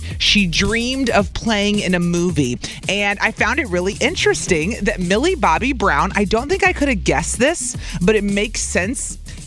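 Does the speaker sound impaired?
No.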